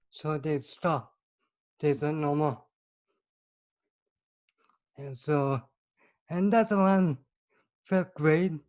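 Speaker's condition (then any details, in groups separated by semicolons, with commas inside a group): Cerebral palsy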